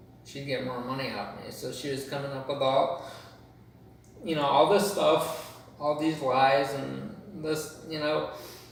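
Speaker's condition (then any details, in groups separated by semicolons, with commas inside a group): Cerebral palsy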